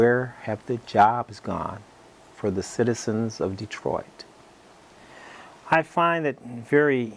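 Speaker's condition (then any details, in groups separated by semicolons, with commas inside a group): No condition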